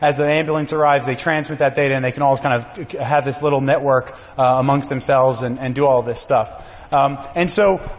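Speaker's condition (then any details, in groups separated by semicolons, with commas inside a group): No condition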